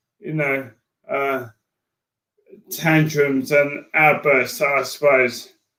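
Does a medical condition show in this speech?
Yes: motor neurone disease; slow, slurred speech, early sign.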